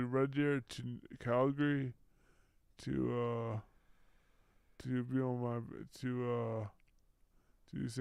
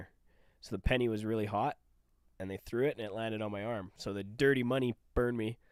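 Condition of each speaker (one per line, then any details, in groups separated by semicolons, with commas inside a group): Brain injury; car crash, internal decapitation, vertebrae surgically repaired, pelvis fused; marked recovery, once expected never to walk or talk; speech and motor functions greatly affected
No condition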